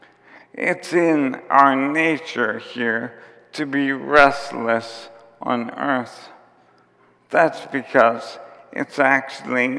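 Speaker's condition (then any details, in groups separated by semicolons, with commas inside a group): ALS; onset with tiredness and clumsiness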